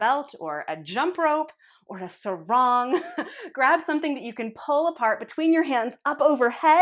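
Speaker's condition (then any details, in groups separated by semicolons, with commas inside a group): No condition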